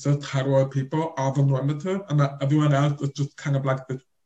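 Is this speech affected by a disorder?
Yes: deaf or hard of hearing; invisible deafness, on deaf spectrum, does not hear everything, family not fluent in signing; looks around to make sure of hearing everything.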